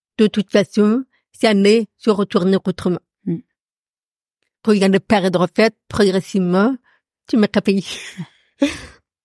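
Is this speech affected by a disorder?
Yes: profound deafness; noticeable to everyone.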